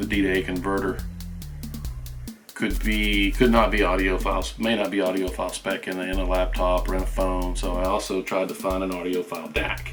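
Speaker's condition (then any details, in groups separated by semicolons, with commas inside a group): No condition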